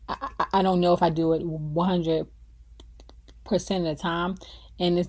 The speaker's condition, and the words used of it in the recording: Stuttering. So that just means that sometimes I'm going to be having trouble with saying words.